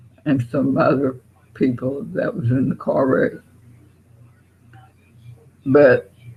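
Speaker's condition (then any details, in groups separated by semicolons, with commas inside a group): Parkinson's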